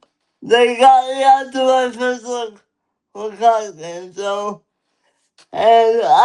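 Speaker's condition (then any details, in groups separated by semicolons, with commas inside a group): Cerebral palsy; lifelong; limited energy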